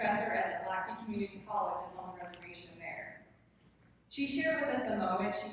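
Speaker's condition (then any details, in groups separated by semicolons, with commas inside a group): No condition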